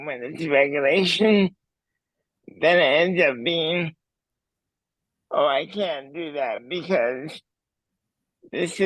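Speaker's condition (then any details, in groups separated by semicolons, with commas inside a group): Cerebral palsy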